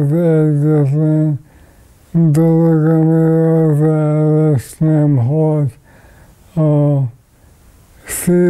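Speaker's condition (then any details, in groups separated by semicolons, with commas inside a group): ALS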